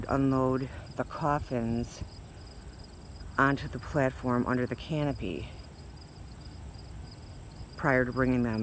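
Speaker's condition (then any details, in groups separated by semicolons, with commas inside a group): No condition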